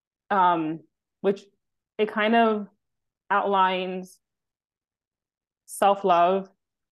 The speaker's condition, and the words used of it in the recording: Stuttering. I know it can be annoying when I'm saying it a lot in every episode, but it's really just because I'm trying to like push through my words and make sure that I'm being as fluent